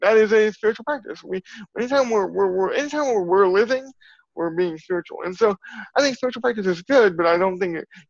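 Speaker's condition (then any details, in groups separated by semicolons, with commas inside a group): Cerebral palsy; from birth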